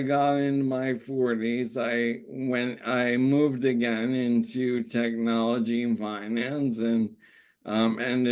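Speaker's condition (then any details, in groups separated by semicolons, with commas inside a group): ALS; average progression, lost walking and talking within a year; normal a year ago, no longer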